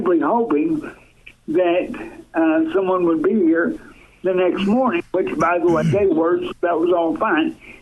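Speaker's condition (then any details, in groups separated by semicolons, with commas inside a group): Cerebral palsy, severe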